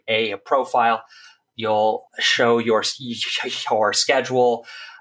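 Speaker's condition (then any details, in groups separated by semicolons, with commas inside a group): Stutter; essentially mute for a good chunk of youth; noticeable to listeners; repeated sounds, prolonged sounds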